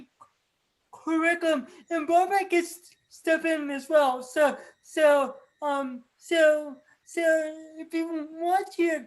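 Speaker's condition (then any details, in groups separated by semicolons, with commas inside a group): Cerebral palsy; from birth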